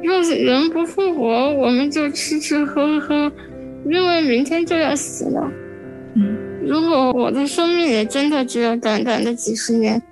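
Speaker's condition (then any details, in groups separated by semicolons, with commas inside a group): Spinal muscular atrophy; genetic motor neuron disease from birth, most severe type, never stood, not expected to survive adulthood; age 23, marked physical decline from second year of middle school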